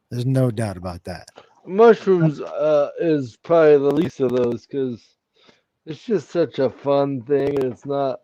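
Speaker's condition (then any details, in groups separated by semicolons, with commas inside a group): Cerebral palsy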